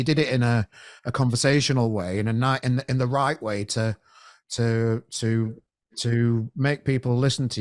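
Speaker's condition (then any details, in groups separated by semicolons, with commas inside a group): No condition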